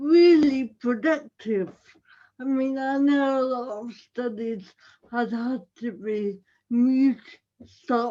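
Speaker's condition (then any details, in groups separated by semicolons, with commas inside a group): Cerebral palsy; audible speech impairment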